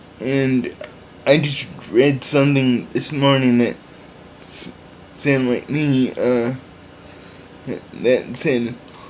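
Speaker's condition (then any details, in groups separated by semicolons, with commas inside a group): Cerebral palsy; able to speak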